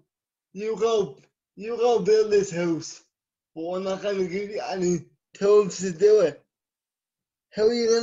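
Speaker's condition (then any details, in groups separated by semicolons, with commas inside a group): Cerebral palsy; from birth, scoliosis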